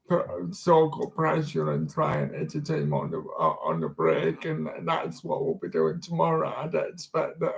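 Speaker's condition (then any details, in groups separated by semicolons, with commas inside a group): Disability affecting speech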